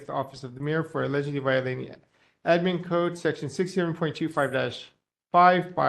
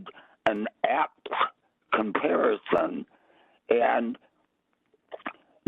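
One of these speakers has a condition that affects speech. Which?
The second: vocal cord cancer; difficulty speaking.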